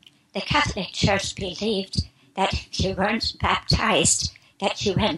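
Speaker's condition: Spasmodic dysphonia; recent healing attributed to geopathic stress removal from apartment

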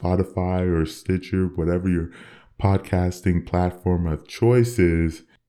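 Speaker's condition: No condition

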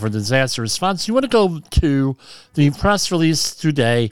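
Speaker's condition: Cleft lip and palate

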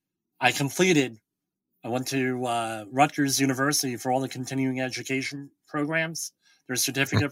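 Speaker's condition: Bilateral cleft lip and palate; now able to hold conversation

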